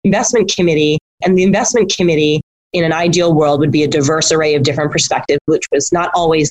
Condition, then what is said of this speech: No condition.